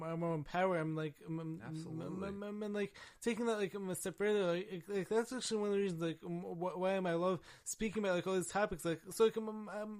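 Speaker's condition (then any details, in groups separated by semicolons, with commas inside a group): Stammering and stuttering; acquired, neurological damage from severe pneumonia, 21 antibiotics, steroids, intubation, ventilator, induced coma, stutter began later; minimal editing leaves speech issues on display; repeated sounds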